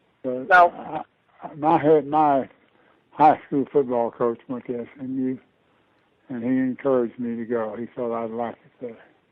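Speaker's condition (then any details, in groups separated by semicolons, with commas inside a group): Parkinson's disease; diagnosed about two years ago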